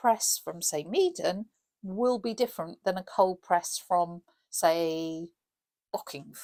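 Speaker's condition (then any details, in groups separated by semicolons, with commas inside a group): No condition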